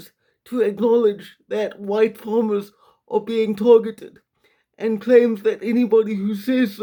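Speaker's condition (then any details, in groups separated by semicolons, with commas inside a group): Quadriplegic cerebral palsy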